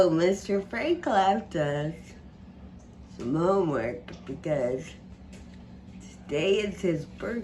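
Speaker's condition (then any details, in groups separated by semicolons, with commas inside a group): Friedreich ataxia, severe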